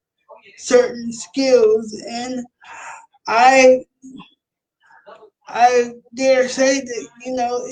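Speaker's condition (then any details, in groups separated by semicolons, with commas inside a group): Cerebral palsy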